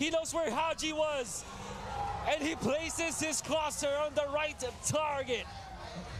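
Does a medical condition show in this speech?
No.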